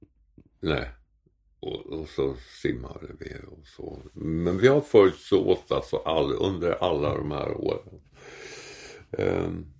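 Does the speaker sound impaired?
Yes: tongue cancer; constant sore feeling in mouth, like a wound.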